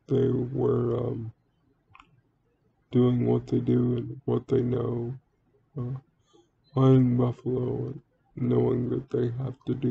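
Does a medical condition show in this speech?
Yes: cerebral palsy; speaks relatively well.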